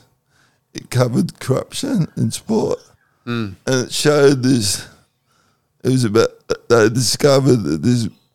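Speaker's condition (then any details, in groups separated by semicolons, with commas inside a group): Cerebral palsy; once cold stays cold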